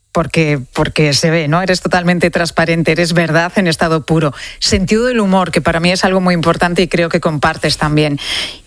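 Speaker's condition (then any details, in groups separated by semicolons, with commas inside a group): No condition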